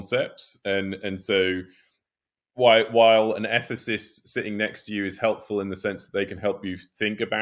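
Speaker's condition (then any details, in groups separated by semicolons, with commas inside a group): No condition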